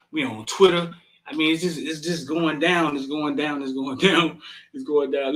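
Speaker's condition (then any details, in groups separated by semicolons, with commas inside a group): No condition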